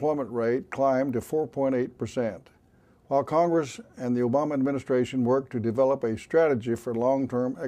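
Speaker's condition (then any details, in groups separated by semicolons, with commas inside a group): No condition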